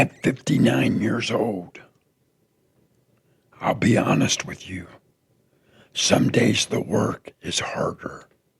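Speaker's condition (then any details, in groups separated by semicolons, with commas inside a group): Throat cancer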